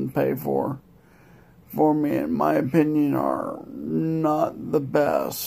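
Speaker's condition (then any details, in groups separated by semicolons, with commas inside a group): Multiple sclerosis; likely primary progressive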